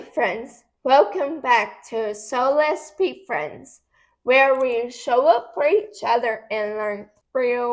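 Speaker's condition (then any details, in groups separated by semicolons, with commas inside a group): Cerebral palsy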